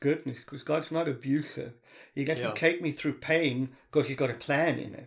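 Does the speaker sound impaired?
Yes: cleft palate (Pierre Robin syndrome); congenital Pierre Robin syndrome, severe cleft palate, underdeveloped chin, nasal passages, ear, nose and throat affected, hearing problems; still affected by cleft palate, yearly operations until 18, operations every 3-4 years since; delayed speech development, audible speech impediment, listeners often ask for repetition.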